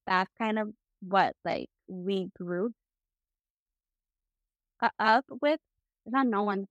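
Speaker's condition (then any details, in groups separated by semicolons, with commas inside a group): Stutter; stutter since early childhood, school speech therapy, worse from middle school with group presentations; hard to introduce self since childhood, stutter audible on stage, pageant start shaky then fine; repeated sounds, blocks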